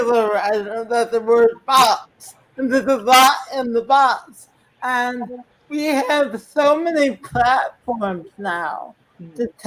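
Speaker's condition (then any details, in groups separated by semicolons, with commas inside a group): Cerebral palsy; mildly affected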